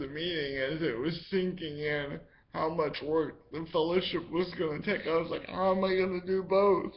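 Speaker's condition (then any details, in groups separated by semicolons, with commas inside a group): Cerebral palsy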